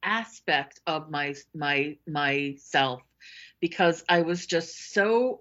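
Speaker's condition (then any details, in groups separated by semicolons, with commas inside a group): Stuttering; past non-speech therapist said stuttering not heard, stuttering made room for; formerly avoided speaking situations, speechless at first self-help group meeting, said name and stutter by fourth or fifth; repeated sounds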